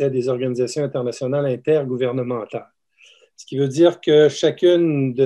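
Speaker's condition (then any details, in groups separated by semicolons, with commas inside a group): No condition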